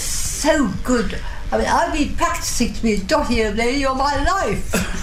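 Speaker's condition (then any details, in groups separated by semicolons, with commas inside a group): Cerebral palsy, mild; slight, from birth, born very premature, about three months early, all problems blamed on birth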